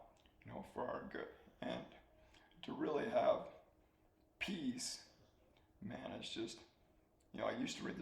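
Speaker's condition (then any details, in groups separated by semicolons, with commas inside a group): ALS; soft spoken, swallowing getting harder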